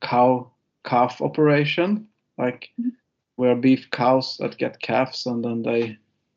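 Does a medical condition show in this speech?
No.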